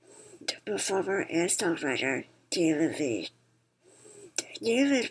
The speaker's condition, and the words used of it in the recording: Spinal muscular atrophy. So she has to wear a ventilator to breathe, and she records her podcast while she's wearing the ventilator.